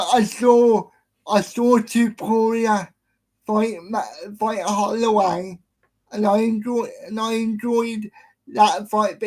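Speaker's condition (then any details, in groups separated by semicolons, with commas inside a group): Cerebral palsy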